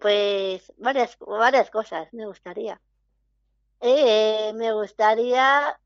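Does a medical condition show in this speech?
Yes: Down syndrome; early intervention in childhood with speech therapy and early stimulation.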